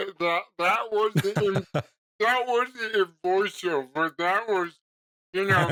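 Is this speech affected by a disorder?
Yes: cerebral palsy.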